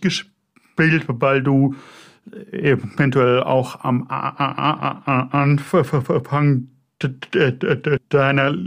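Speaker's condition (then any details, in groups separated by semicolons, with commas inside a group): Stuttering; developmental, lifelong, possibly inherited, father stuttered, brother fluent, logopedic speech therapy, constant since second grade; frequent word and phrase repetitions, repeated filler interjections, part-word repetitions; repeated sounds, prolonged sounds, blocks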